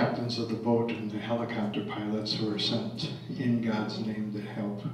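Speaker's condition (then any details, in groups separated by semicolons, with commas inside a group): No condition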